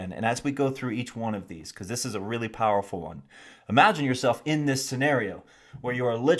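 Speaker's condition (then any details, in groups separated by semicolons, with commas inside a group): No condition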